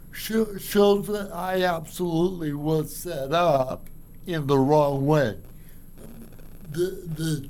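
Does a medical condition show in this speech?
Yes: cerebral palsy; resource and special ed in elementary school.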